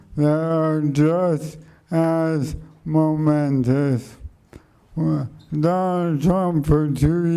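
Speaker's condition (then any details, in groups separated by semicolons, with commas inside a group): ALS; speech slowed and softened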